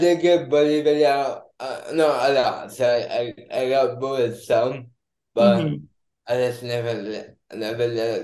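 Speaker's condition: Cerebral palsy; physical therapy when younger

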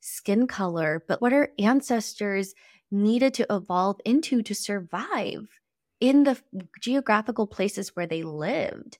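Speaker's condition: No condition

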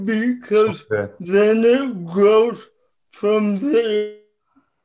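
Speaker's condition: Cerebral palsy; ongoing gym workouts, reported to make cerebral palsy stronger

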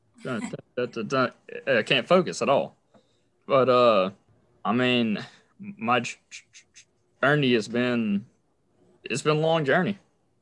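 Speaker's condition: Stuttering; stutter since young age, long-standing, classroom presentation speaking accommodation; stutter obvious to listeners, frequent uh fillers and pauses, speaking a challenge and stressful; repeated sounds, prolonged sounds

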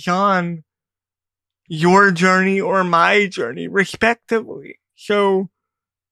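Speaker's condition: Cerebral palsy; diagnosed age 2

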